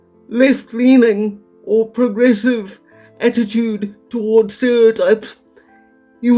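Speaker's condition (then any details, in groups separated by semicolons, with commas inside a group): Quadriplegic cerebral palsy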